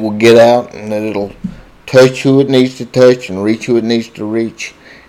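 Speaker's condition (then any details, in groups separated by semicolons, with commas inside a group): Cerebral palsy, spastic diplegia; muscle tightness mostly in legs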